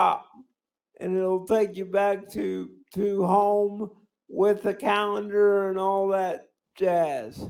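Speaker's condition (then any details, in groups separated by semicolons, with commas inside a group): Cerebral palsy; speech sounds drunk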